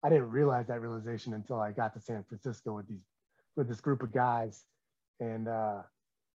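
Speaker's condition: No condition

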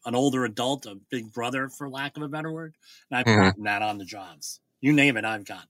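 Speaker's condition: Bilateral cleft lip and palate

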